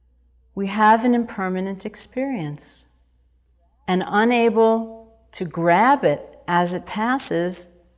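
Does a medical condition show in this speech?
No.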